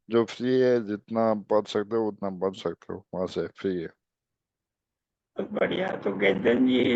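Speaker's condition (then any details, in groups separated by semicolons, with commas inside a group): ALS; speech improved a little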